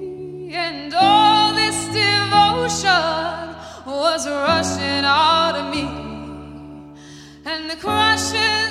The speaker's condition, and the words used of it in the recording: No condition.